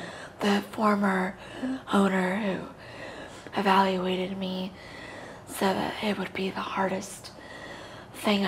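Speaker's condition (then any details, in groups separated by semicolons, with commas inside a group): Cerebral palsy; very premature birth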